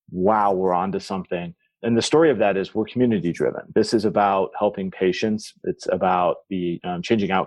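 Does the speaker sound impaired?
No.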